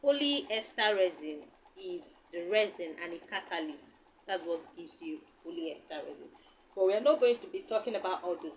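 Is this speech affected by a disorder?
No.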